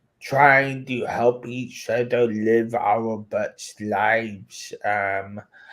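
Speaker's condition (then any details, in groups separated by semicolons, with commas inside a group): Cerebral palsy; affects speech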